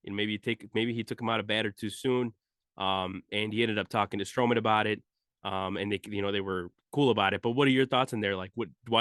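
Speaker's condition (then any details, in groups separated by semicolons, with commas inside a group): No condition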